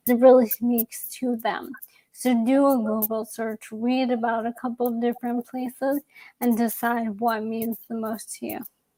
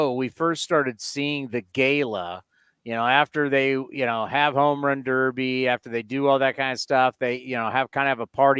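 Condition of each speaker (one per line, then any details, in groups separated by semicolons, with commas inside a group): ALS; progressive motor neuron loss, non-genetic form; young-onset
No condition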